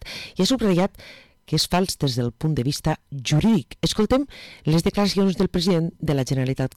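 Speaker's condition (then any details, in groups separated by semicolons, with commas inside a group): No condition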